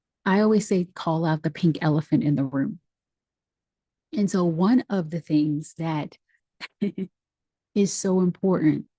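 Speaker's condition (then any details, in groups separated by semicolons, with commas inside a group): No condition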